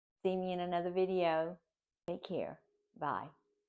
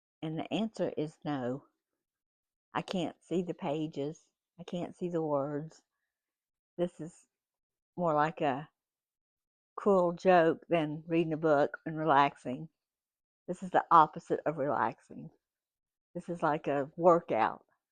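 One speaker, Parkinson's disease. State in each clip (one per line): DBS on
DBS off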